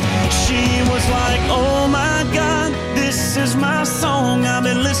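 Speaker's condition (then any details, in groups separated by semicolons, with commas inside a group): No condition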